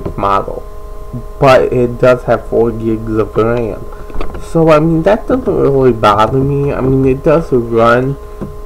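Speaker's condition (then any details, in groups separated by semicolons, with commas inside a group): Cerebral palsy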